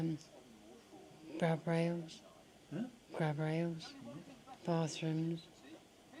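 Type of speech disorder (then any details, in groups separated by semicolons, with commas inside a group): Speech with a speaking valve; tracheostomy with speaking valve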